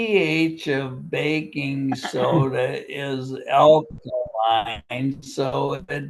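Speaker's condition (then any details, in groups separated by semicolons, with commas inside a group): Primary lateral sclerosis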